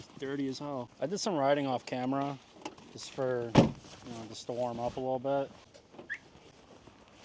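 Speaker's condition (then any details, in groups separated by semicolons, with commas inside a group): No condition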